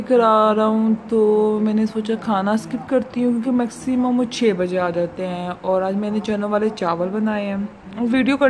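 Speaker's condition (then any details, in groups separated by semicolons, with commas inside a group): No condition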